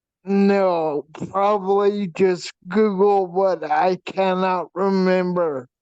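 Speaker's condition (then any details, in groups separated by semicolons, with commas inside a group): Vp shunt failure, brain pressure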